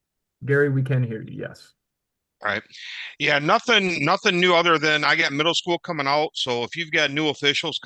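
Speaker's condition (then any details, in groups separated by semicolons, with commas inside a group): No condition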